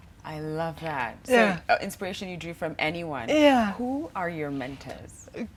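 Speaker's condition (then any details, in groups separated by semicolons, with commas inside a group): No condition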